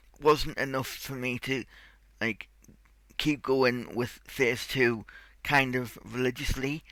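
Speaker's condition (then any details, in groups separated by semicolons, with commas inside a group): Cerebral palsy; tight muscles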